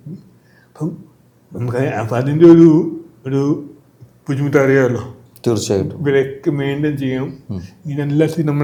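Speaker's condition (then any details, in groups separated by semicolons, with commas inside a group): Cerebral palsy; from birth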